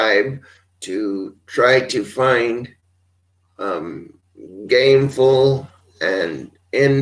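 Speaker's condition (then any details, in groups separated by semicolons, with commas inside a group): Cerebral palsy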